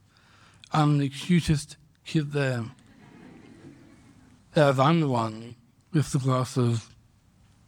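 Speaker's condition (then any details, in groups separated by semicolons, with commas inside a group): Down syndrome; congenital, diagnosed at birth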